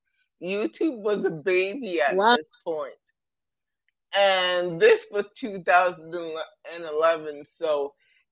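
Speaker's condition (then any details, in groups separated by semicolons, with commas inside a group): Cerebral palsy; present from birth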